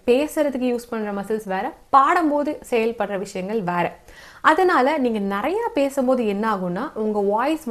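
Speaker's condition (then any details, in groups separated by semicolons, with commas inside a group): No condition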